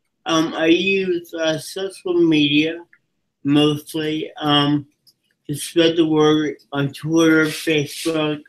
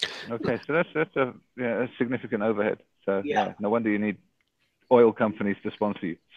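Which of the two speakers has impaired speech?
The first: cerebral palsy; from birth, physical disability.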